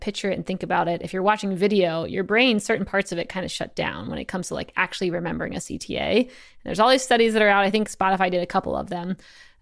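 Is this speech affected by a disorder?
No.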